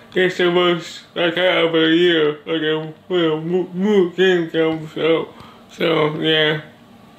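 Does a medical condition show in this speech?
Yes: cerebral palsy; speech disability.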